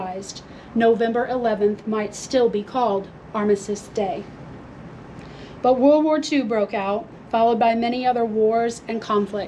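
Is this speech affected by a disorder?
No.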